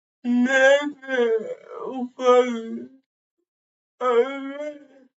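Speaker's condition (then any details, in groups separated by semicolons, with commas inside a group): Cerebral palsy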